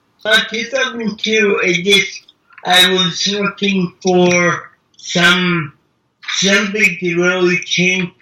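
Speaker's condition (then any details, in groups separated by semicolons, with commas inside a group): Cerebral palsy; wheelchair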